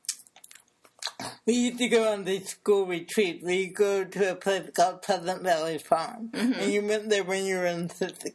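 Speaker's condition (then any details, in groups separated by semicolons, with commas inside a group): Cerebral palsy; affects speech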